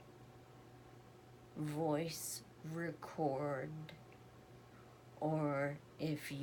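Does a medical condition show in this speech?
Yes: essential tremor; voice, progressive.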